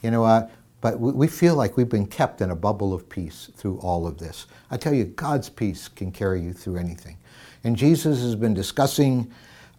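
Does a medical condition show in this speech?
No.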